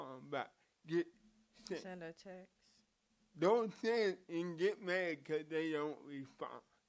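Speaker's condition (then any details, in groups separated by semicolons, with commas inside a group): Cerebral palsy; from birth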